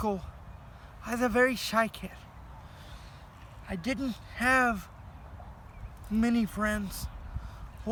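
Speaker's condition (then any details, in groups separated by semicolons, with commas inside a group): Cerebral palsy; heavily altered breathing patterns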